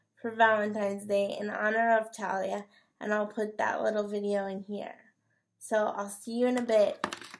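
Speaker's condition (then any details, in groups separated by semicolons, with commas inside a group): Cerebral palsy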